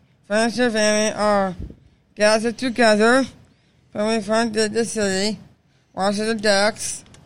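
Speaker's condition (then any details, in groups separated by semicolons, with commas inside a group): Down syndrome; congenital, present from birth, age 24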